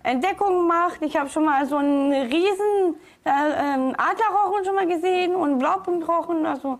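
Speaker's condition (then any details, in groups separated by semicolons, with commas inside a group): Down syndrome; food refusal in childhood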